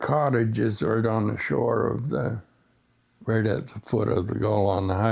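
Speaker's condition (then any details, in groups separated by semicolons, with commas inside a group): Essential tremor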